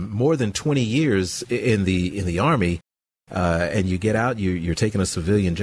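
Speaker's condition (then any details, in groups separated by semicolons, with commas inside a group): No condition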